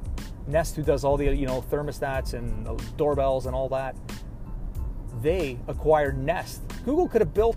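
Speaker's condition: No condition

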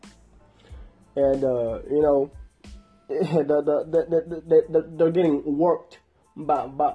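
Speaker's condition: Stuttering; repeated sounds

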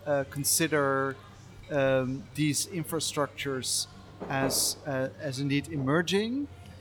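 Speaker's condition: No condition

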